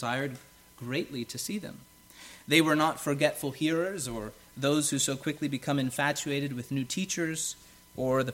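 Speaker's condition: No condition

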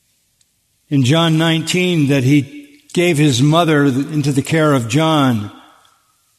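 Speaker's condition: No condition

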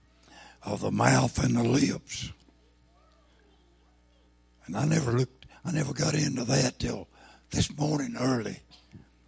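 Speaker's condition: Throat cancer, lost vocal cord

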